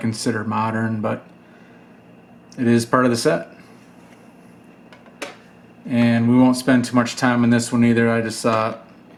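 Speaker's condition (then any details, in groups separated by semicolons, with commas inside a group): No condition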